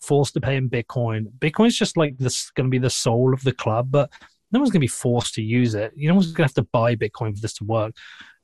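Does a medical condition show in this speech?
No.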